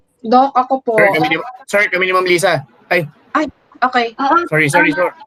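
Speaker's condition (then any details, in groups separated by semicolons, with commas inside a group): No condition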